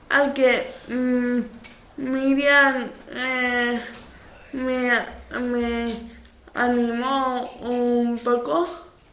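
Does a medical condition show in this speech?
Yes: cerebral palsy; wheelchair user, attends Atenpace day centre.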